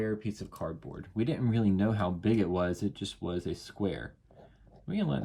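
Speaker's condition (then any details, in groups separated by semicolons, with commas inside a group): No condition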